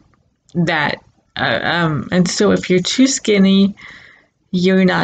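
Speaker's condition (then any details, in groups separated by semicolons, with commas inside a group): Cerebral palsy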